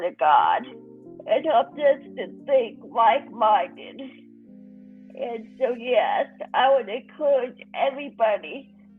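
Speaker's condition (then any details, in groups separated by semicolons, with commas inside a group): Cerebral palsy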